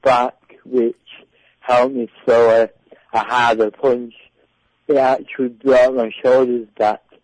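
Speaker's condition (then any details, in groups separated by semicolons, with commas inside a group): Cerebral palsy; cerebral palsy from birth, predicted never to walk, walked with walking frame, prone to rounded shoulders; delayed development and talking, speech therapy paid by parents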